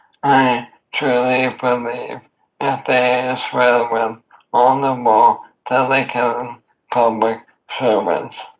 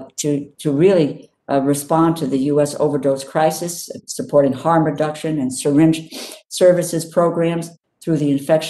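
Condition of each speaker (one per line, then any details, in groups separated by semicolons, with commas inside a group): ALS; voice and hands affected; diagnosed at age 37, a few years ago
No condition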